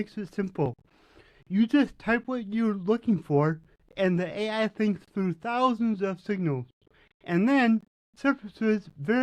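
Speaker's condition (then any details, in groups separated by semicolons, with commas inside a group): Cerebral palsy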